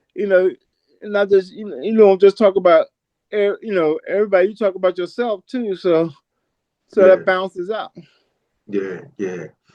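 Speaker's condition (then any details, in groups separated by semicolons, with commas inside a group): Cerebral palsy; from birth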